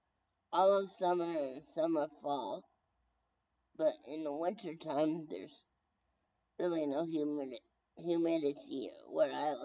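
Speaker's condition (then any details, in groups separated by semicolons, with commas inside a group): Brain injury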